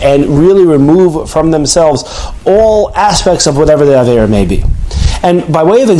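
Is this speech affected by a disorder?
No.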